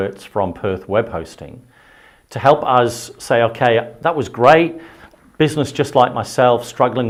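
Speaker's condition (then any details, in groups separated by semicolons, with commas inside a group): No condition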